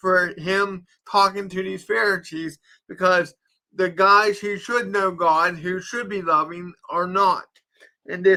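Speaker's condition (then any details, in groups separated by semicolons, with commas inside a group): Cerebral palsy; from birth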